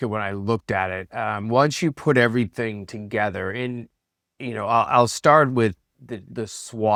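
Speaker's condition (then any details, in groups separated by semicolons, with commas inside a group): No condition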